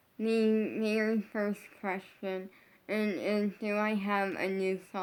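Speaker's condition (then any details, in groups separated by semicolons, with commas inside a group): Brain injury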